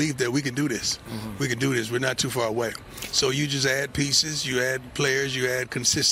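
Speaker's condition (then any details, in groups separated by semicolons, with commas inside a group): No condition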